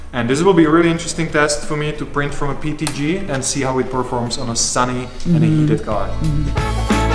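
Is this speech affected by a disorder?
No.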